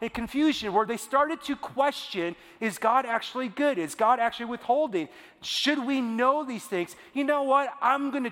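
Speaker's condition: No condition

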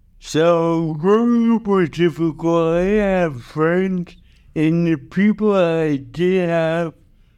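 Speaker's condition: Cerebral palsy

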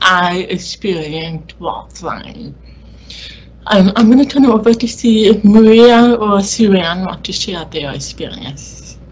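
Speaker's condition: Deaf or hard of hearing; cannot hear boarding announcements at gate

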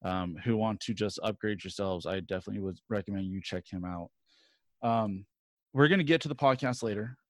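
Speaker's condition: No condition

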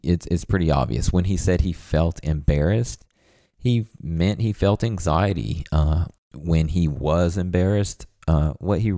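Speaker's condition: No condition

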